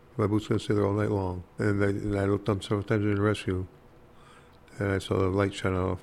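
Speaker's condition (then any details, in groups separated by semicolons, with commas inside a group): Parkinson's disease; speech affected very significantly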